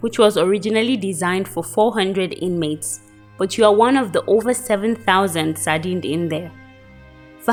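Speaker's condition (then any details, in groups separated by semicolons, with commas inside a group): No condition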